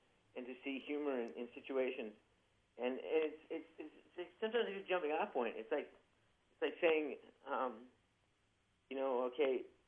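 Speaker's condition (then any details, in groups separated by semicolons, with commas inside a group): Parkinson's disease, young-onset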